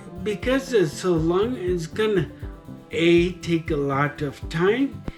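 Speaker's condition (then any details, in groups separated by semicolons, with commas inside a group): Traumatic brain injury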